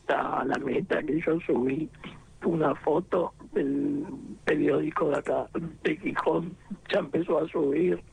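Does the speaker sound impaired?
Yes: laryngectomy, esophageal speech; total laryngectomy for cancer of larynx and vocal cords, four complicated operations, totally mute after surgery; esophageal voice, very hard to relearn, sounds fairly clear, no assistive device.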